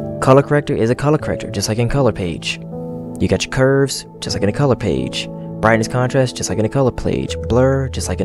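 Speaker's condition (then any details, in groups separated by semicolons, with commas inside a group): No condition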